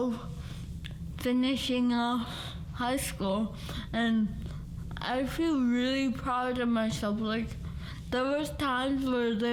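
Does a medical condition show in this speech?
Yes: cerebral palsy.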